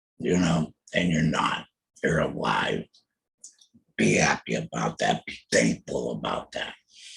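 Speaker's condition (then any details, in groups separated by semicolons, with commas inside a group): Total laryngectomy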